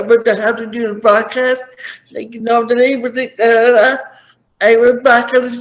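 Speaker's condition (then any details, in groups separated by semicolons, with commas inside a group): Cerebral palsy; from birth; first talked around age five, atypical speech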